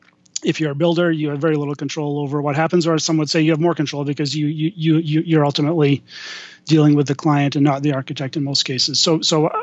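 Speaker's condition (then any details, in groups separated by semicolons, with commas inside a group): Stuttering; lifelong stutter; may freeze up mid-speech, then gets back on a roll; repeated sounds, repeated words, prolonged sounds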